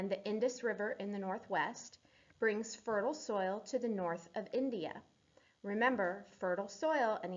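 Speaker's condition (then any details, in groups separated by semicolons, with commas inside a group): No condition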